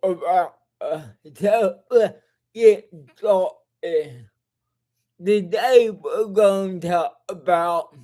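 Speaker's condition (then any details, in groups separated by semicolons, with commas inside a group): Cerebral palsy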